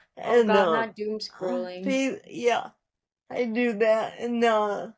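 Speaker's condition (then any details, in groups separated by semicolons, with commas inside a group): Cerebral palsy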